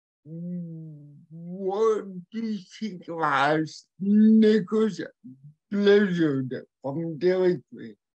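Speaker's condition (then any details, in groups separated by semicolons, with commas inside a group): Cerebral palsy; hearing impaired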